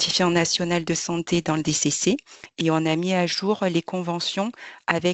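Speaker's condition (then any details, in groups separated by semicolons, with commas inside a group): No condition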